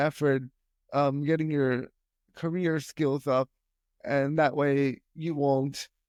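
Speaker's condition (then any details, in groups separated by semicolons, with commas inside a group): Spastic quadriplegic cerebral palsy; extreme stiffness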